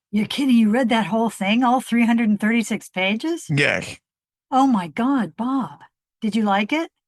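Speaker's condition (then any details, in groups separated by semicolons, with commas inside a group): No condition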